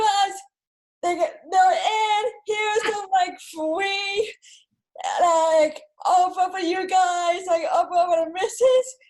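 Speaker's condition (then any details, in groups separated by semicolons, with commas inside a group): Cerebral palsy; present from birth; speech therapy throughout childhood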